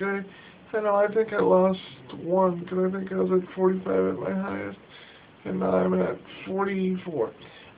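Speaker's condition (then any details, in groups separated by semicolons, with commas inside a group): Cerebral palsy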